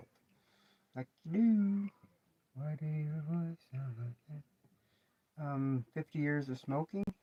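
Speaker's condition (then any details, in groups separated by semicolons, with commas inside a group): No condition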